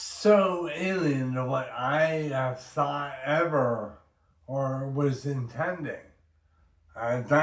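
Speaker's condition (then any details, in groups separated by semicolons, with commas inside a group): Brain injury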